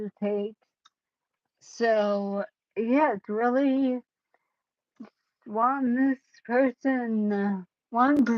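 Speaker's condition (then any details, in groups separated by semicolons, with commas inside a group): Cerebellar ataxia; caused by brain bleed, unsteady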